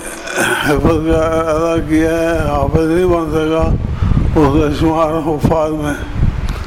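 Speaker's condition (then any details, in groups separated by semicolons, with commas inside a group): Difficulty speaking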